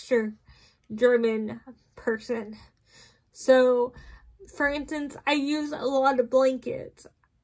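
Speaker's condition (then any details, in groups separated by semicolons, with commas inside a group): Cerebral palsy, spastic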